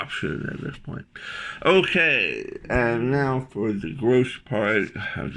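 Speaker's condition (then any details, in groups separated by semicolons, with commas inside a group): Tongue cancer surgery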